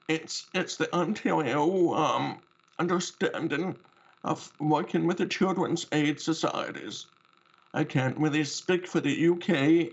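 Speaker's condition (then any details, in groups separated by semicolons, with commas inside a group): Deafness with cochlear implant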